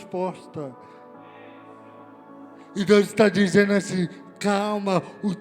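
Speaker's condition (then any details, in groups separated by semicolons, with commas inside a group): Cerebral palsy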